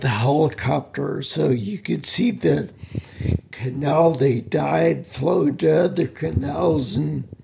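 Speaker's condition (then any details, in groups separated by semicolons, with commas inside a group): Spinocerebellar ataxia; rare neuromuscular disease, mobility challenged; speech impediment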